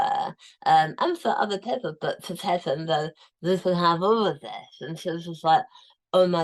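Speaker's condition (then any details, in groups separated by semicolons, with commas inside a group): Tongue cancer, tongue removed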